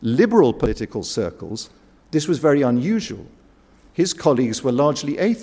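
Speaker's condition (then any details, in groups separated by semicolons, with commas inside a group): No condition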